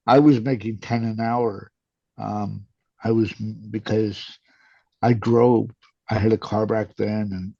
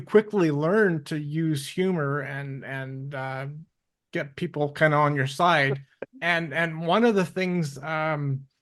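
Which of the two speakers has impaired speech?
The first: cerebral palsy.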